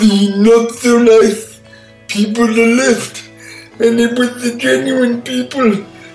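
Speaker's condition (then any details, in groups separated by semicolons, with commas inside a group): Cerebral palsy; takes listeners a while to catch on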